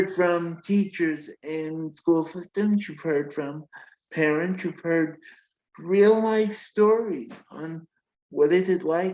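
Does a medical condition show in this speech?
Yes: cerebral palsy.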